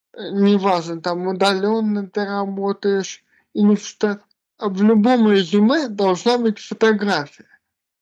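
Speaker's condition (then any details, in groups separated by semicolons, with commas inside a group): Cerebral palsy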